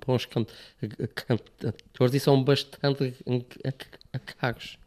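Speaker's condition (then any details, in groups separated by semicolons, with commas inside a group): Stuttering; says stutter increasing during interview, nervous from pressure; many whole-word repetitions, part-word repetitions, worse under pressure, nervousness and when interviewed; repeated sounds, prolonged sounds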